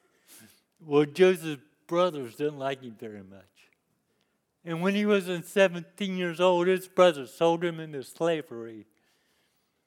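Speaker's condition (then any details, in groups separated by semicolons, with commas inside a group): Cerebral palsy; lifelong disability since youth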